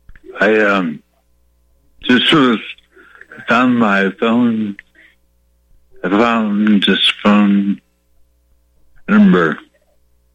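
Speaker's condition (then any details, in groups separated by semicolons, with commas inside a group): Huntington's disease; halting, fragmented sentences, restarts and trails off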